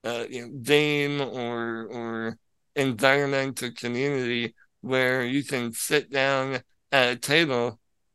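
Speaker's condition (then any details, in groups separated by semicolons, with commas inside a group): Spinal muscular atrophy; can be a little difficult to understand at times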